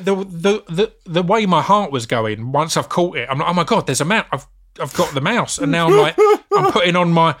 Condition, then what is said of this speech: Stuttering. I tried to say it, I stammered, but Finley, I can say all day long.